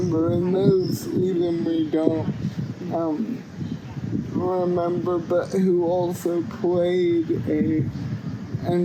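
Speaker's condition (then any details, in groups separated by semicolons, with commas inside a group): Cerebral palsy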